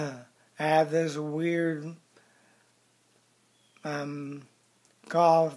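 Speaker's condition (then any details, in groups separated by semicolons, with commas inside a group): ALS; onset right hand and wrist weakness; onset about one year ago, 30 percent strength, still walks; speech slurred, significantly changed, daily breathing exercises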